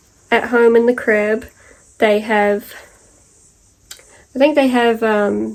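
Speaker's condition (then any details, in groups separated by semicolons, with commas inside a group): No condition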